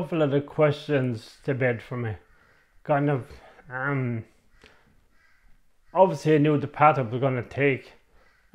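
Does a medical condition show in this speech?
Yes: MND; communication devices assessed, types replies.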